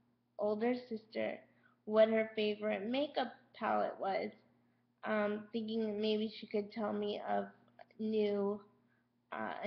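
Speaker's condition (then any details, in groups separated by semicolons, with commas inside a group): Cerebral palsy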